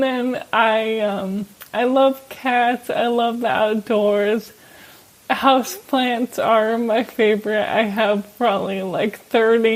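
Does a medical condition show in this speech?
Yes: ALS; young adult, falls often; slowly losing speech, slightly slurred and quiet.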